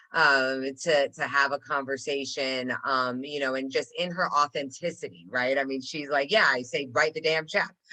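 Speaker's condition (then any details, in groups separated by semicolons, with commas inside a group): No condition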